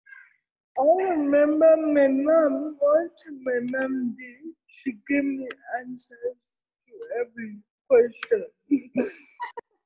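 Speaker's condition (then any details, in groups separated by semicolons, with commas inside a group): Cerebral palsy; did not cry or breathe at birth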